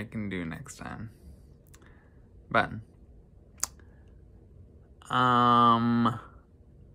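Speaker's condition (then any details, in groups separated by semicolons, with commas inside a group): Traumatic brain injury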